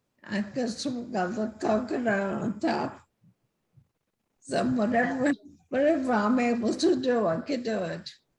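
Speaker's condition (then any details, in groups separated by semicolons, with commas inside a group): Multiple system atrophy; first diagnosed as ataxia, affects balance, speaking, hands; cannot walk on land, uses scooter, water therapy; weakened speaking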